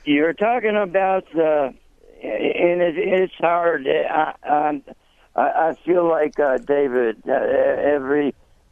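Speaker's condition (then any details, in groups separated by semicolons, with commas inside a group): Stutter; teeth fell out, caller suspects radiation from nuclear soil compaction gauge; repeated sounds, repeated words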